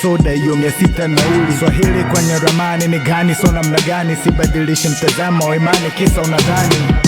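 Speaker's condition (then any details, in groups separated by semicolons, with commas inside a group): No condition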